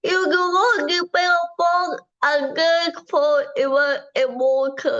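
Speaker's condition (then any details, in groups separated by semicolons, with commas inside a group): Cerebral palsy; from birth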